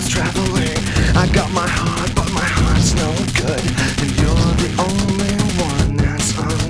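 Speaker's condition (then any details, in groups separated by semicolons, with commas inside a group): No condition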